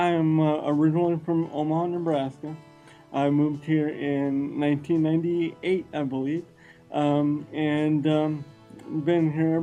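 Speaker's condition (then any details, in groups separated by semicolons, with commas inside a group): Cerebral palsy; wheelchair user; diagnosed at age 2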